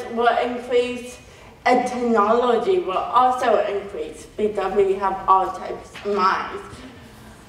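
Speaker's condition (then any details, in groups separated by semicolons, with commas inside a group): Cerebral palsy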